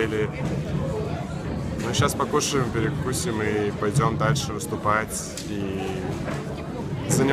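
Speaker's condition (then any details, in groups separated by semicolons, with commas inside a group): No condition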